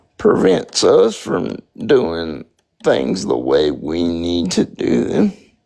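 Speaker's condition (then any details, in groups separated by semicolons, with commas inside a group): Spastic quadriplegic cerebral palsy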